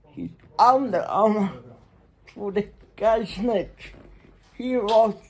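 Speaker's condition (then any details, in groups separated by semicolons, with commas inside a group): Muscular Parkinson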